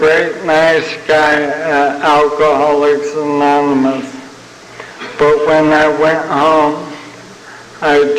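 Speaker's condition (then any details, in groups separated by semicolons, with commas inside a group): ALS (Lou Gehrig's disease); young onset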